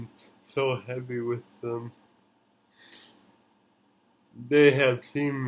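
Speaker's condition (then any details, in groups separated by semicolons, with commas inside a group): Cerebral palsy; since birth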